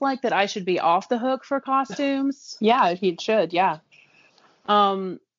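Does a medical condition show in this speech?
No.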